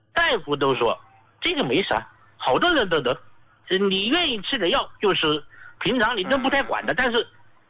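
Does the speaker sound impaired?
No.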